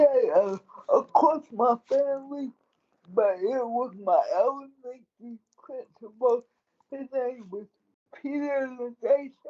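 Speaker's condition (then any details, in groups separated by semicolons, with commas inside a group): Cerebral palsy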